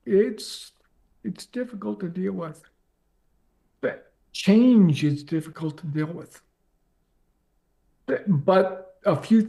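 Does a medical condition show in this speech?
Yes: ALS; progressive, onset leg.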